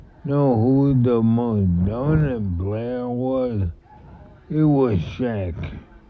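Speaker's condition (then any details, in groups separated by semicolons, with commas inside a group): Multiple sclerosis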